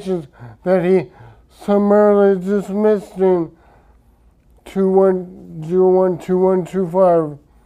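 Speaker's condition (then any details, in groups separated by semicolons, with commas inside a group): Traumatic brain injury; severe head injury, coma; speech affected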